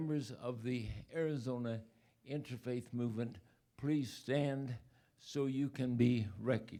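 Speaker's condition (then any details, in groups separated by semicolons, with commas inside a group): ALS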